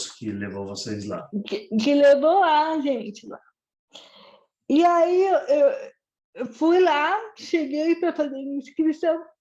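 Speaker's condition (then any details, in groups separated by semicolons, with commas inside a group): Cerebral palsy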